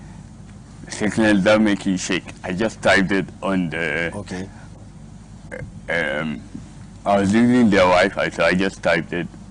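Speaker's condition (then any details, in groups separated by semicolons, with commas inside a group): Cerebral palsy; speech therapy, speech improved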